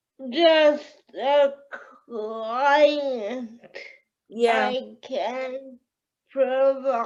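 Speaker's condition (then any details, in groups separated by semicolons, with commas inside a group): Cerebral palsy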